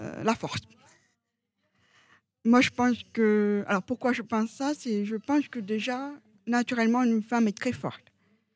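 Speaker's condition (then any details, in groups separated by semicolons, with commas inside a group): Profound congenital deafness, profound, from birth; hearing aids give only small help, oral speech since early childhood; speech heard by others as foreign accent, difficulty with foreign languages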